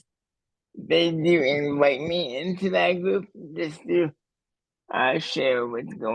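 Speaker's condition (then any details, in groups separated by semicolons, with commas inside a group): Cerebral palsy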